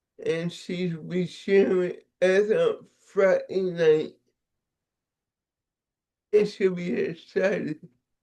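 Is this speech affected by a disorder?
Yes: cerebral palsy.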